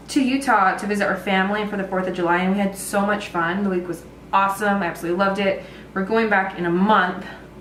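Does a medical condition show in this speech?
No.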